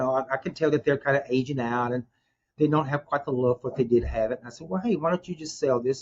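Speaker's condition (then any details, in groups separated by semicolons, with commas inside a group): No condition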